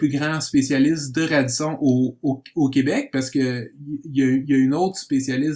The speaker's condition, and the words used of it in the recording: Stuttering. Parce que je travaille beaucoup sur mon sur mon bégaiement en ce moment là